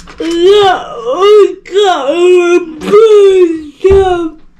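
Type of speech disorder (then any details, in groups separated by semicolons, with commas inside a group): Pseudobulbar dysarthria; cerebral palsy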